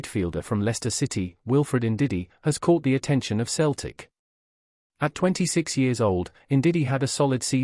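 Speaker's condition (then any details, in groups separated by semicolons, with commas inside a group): No condition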